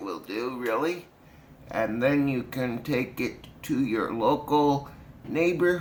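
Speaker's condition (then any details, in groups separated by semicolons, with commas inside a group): Cerebral palsy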